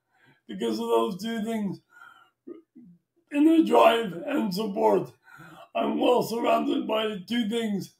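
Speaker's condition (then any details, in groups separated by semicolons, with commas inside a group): Traumatic brain injury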